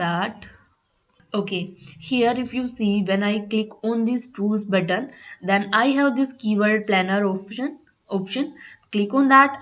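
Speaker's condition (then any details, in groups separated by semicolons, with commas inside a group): No condition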